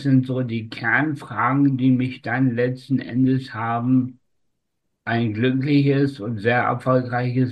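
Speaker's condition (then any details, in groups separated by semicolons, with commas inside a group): Spastic tetraparesis; umbilical cord around neck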